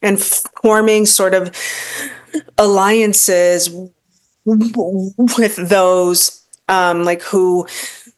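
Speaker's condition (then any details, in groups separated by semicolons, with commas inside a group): Stuttering; lifelong stuttering; long-standing fear of talking, past avoidance of carrying conversations, stuttering held back career; prolonged sounds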